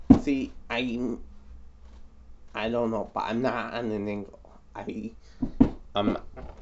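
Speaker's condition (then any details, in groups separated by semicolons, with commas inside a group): Cerebral palsy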